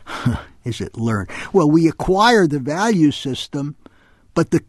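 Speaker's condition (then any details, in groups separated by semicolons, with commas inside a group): No condition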